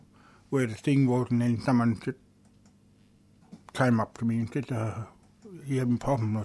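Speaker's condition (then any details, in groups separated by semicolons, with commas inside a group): Deafness; asks others to speak slowly, struggles when people talk quickly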